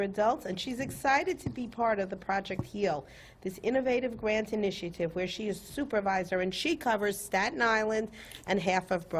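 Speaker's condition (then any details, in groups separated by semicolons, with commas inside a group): No condition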